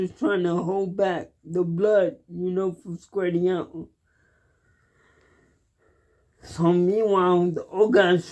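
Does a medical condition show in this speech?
Yes: cerebral palsy; cannot walk, uses wheelchair.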